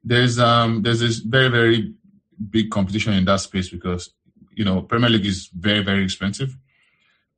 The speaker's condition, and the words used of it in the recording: None; typical speech.